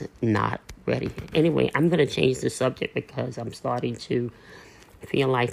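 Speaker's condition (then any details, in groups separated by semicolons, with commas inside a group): Cleft lip and palate; surgically repaired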